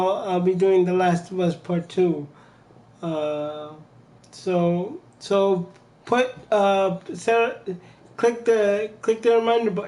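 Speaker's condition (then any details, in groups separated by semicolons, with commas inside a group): Cerebral palsy; from birth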